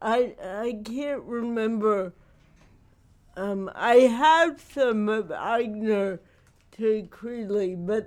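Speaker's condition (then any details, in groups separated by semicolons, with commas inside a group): Cerebral palsy; not degenerative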